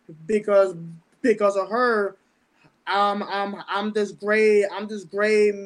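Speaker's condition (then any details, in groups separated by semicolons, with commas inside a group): Stutter; mild stutter, low speech impediment since about age 10, intellectual learning disability from birth, hears instructions differently; certain words sometimes don't come out; repeated words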